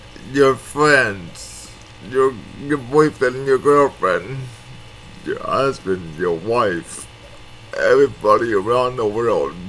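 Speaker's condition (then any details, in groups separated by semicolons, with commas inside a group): Cerebral palsy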